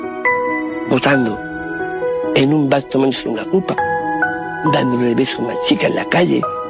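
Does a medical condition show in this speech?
Yes: Down syndrome.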